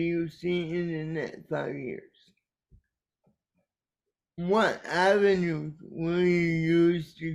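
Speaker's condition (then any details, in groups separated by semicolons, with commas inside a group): Cerebral palsy; caused by brainstem aneurysm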